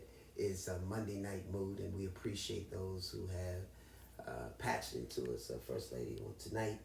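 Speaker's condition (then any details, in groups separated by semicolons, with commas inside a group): No condition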